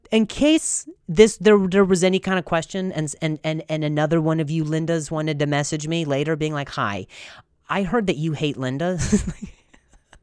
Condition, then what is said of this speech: Stuttering. I'm the stuttering comedian is what ignorant people call me.